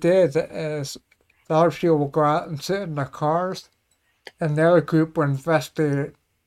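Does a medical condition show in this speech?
Yes: cerebellar ataxia; not a walker; slurs a bit, voice affected a little, may need to repeat himself.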